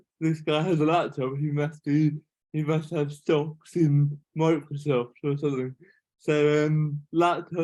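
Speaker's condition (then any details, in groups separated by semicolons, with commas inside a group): Cerebral palsy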